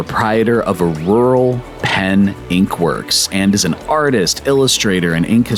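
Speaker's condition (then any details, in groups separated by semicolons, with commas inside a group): No condition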